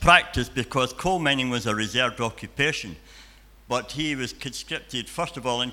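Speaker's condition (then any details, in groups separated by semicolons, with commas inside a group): Cleft palate and cleft lip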